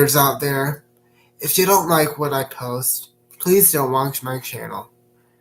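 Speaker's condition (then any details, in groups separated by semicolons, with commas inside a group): Cerebral palsy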